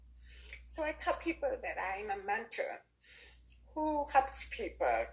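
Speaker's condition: Deafness; born with normal hearing

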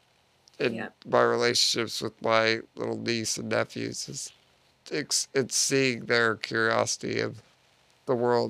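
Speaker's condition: Duchenne muscular dystrophy

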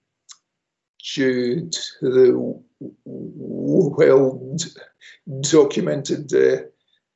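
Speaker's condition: Stammer; restrictive through life until Maguire speech recovery program about 21 years ago; says currently pretty sloppy, not best example of Maguire program; prolonged sounds, blocks

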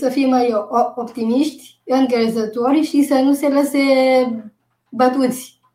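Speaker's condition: Down syndrome; present from birth, mainstream schooling through university, seen by professor Milea, pediatric neuropsychiatrist, at 5.5 years; age 31

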